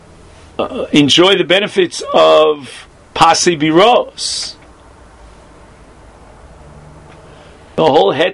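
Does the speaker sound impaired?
No.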